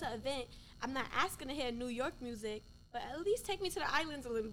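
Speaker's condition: No condition

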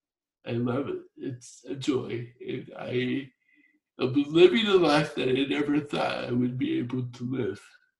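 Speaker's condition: Torsional dystonia; rare muscle and nerve disease

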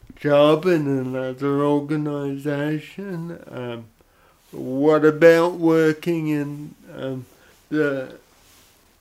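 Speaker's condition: Cerebral palsy; odd sort of voice

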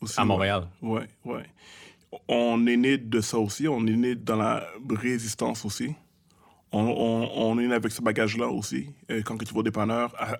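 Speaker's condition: Stuttering; childhood-onset stuttering, thought autistic as young child, spoke Creole, English and French mixed, fluent when rapping since teens; stuttering noticeable during this interview, as he points out himself, audible repetitions; stutters in conversation, strings syllables together very fast without stopping or tripping; repeated words, prolonged sounds

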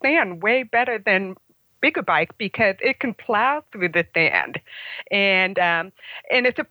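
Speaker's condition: Congenital hearing loss; about 75% hearing loss

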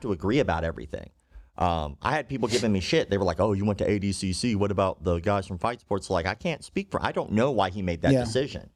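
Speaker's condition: Cleft lip and palate

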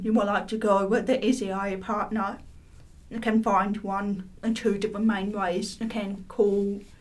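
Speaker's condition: Profound deafness

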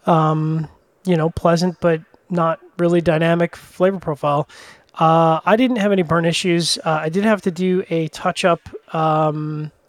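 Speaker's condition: No condition

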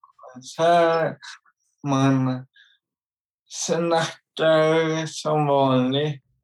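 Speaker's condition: Cerebral palsy; visible disability

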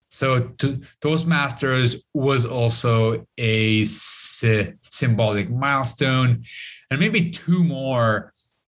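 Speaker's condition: Stutter; lifelong stutter, grew up stuttering in Lebanon, avoided speaking almost entirely for over 25 years; learned breathing technique to control stuttering, joined Toastmasters, speaks professionally, stand-up comedy; stutter may sound like internet problems, repeated fillers such as eh; repeated sounds, prolonged sounds, blocks

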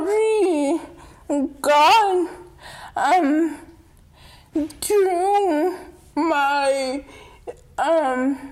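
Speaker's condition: Dystonia; wheelchair user

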